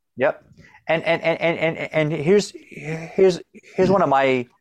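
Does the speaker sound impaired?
Yes: stutter; childhood onset, years of speech therapy, Fluency Master bone-conduction ear device, four-week Starbuck Fluency Clinic intensive, SUNY Geneseo; persisting in adulthood, still not fully fluent, speaks publicly, Toastmasters area speech contest winner; sound and word repetitions, blocks, brief fluent periods, stress worsens, strategic pauses, deep breaths, fluent singing; here repeated words.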